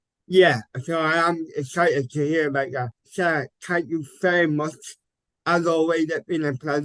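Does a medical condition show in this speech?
Yes: cerebral palsy; mild, ataxic type.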